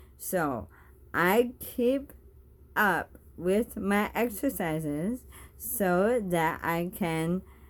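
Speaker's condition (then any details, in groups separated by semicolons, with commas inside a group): Bulbar ALS, bulbar onset; tongue atrophy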